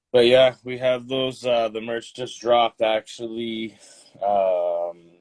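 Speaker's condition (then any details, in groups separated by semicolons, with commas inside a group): No condition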